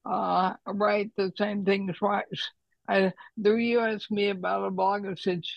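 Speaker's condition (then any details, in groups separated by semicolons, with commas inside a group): ALS; hands affected, cannot write, types carefully, needs to sit when breathless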